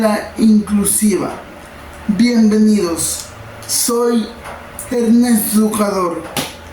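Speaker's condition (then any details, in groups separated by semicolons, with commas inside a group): Cerebral palsy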